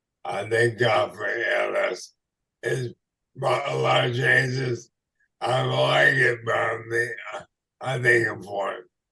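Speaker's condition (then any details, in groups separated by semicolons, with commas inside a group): ALS/MND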